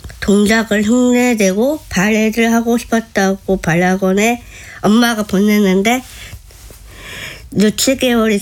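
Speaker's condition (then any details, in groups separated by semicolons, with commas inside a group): Down syndrome; joint pain throughout body, body shape changes forced stop of ballet; pain in every joint; speaks very well, communicates smoothly, disability barely noticeable, needed detailed concrete explanations from director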